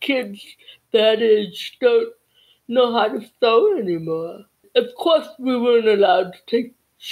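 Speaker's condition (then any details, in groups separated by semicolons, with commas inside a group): Cerebral palsy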